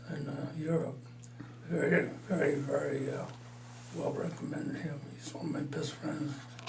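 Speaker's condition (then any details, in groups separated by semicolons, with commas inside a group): Parkinson's disease, mild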